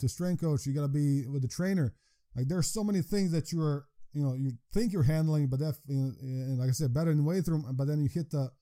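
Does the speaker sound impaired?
No.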